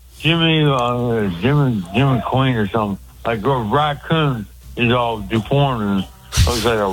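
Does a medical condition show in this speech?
Yes: speech impediment; cause unclear, stabbed by girlfriend and hit on head with ashtray years ago; calling in by phone, faint audio, loud background voices.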